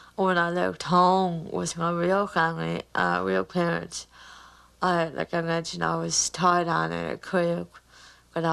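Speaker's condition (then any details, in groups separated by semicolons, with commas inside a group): Cerebral palsy; mild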